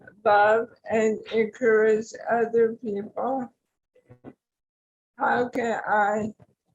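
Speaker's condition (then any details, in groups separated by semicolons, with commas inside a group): ALS; tracheostomy; arms do not work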